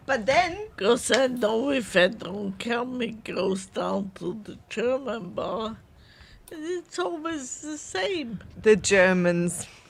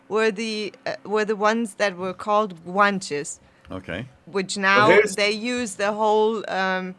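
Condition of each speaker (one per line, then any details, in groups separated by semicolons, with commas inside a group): Multiple sclerosis
No condition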